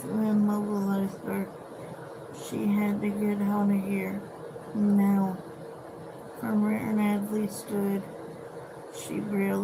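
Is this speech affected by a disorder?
Yes: cerebral palsy.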